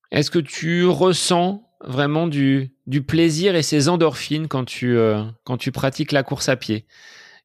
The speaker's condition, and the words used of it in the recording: No condition.